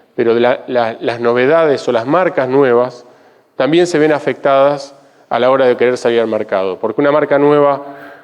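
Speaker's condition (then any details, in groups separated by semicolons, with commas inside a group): No condition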